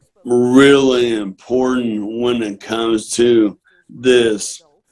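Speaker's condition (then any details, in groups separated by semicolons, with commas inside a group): ALS; degenerative terminal nerve disease; diagnosed over a year ago; struggles talking, speech mistaken for intoxication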